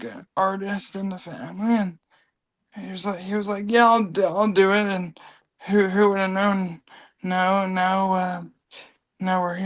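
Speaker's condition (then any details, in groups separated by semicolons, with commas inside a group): Cerebral palsy; from birth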